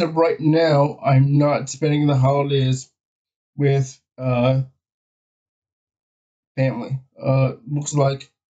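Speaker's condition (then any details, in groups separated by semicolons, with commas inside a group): Cerebral palsy, spastic diplegia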